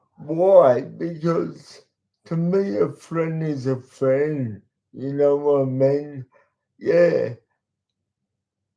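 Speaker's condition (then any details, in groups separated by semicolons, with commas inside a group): Cerebral palsy; talks slowly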